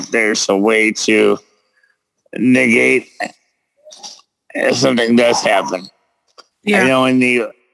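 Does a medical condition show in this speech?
Yes: cerebral palsy; present since birth.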